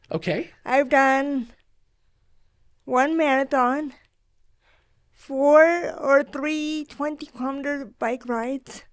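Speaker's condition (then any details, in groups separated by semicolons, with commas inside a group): Cerebral palsy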